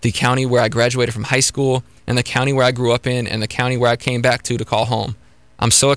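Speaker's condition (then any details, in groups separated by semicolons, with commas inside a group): No condition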